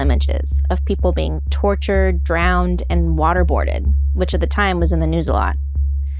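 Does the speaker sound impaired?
No.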